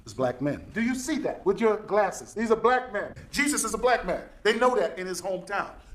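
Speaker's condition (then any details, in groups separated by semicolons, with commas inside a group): No condition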